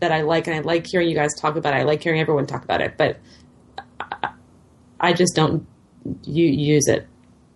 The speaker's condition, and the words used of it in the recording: Stuttering. There are some situations where stuttering can be hard and challenging, but I'm not trying not to stutter.